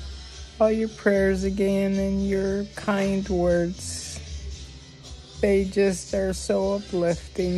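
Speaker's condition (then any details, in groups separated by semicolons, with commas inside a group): ALS; needs evening medication doses; breathing difficulty when tired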